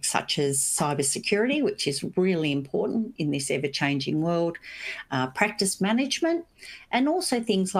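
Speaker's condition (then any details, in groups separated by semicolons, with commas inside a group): No condition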